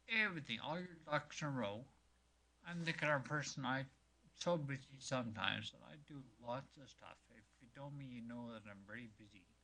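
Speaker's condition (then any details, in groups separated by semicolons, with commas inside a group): Multiple sclerosis; affecting speech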